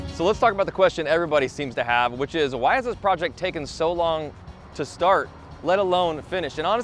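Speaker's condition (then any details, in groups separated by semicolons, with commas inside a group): No condition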